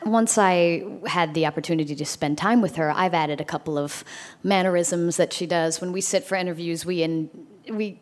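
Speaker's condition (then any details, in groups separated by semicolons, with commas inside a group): No condition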